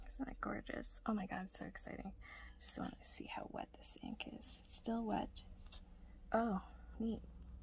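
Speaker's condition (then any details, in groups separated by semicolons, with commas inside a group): No condition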